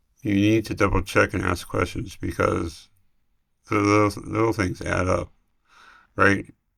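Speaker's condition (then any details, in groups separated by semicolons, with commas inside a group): Multiple system atrophy; affects throat and lungs; aspiration pneumonia, breathing machines to be tried; speech getting much worse, spreading from throat to lungs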